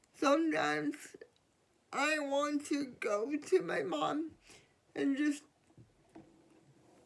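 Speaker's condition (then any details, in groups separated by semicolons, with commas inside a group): Cerebral palsy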